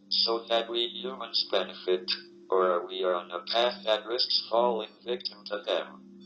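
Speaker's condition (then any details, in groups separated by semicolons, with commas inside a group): ALS, speech-generating device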